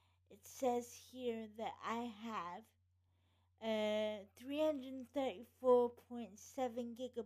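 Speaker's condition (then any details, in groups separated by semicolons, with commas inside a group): Cerebral palsy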